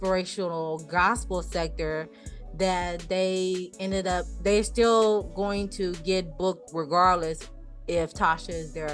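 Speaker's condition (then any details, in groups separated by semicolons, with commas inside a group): No condition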